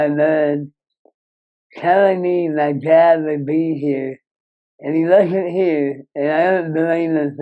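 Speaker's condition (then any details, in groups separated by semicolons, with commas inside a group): Moebius syndrome; severe nerve damage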